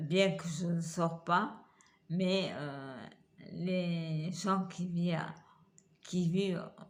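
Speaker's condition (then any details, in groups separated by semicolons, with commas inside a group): Multiple sclerosis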